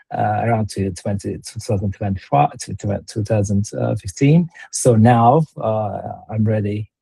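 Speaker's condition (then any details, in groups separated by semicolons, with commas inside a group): No condition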